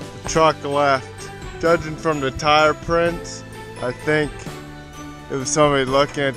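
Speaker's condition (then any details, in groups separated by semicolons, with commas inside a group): Cerebral palsy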